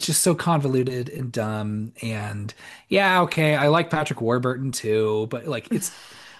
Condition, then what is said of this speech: None; typical speech.